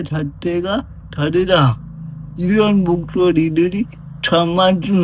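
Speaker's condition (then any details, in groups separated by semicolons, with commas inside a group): Brain lesion disability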